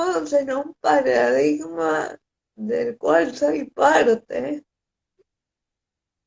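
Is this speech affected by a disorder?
Yes: cerebral palsy.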